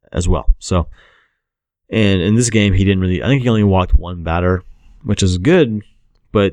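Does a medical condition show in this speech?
No.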